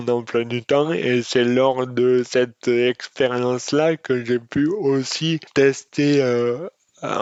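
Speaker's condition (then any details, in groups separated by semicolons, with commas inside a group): Dystonia; from birth, oxygen loss at delivery, affects left forearm; speech disorder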